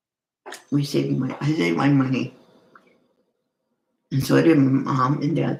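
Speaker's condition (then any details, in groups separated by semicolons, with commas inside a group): Cerebral palsy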